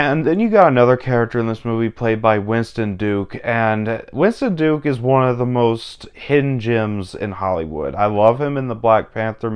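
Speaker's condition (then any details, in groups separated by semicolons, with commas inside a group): No condition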